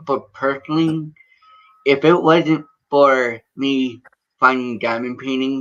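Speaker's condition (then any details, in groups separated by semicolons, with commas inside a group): Cerebral palsy; from birth, premature birth, feet turned in, hip and leg surgeries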